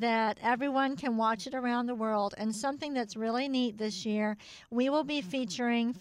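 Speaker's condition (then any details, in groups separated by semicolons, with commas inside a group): Cleft palate; extensive speech therapy in childhood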